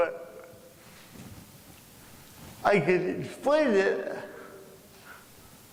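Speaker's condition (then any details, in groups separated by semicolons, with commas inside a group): Cerebral palsy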